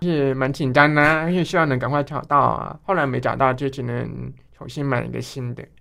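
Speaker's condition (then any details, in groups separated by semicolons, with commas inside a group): Hearing loss; hearing loss from enlarged vestibular aqueduct, long auditory-speech training with therapist 蘇心怡 into junior high, electronic hearing device; occasional vertigo, now more stable, struggles to hear in class, classmates interpret or write, avoids phone work; articulation clear enough, too fast, speeds up and loses breath when absorbed, heavy nasality, mistaken for overseas student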